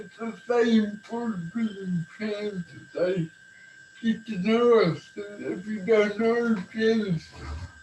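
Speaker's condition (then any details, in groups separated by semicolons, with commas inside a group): Cerebral palsy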